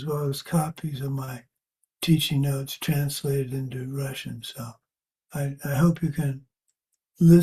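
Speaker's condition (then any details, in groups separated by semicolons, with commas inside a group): Parkinson's; age 73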